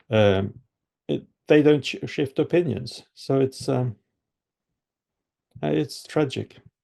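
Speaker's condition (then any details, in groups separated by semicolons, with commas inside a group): No condition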